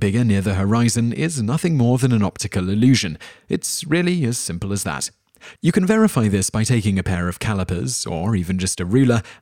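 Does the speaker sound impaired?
No.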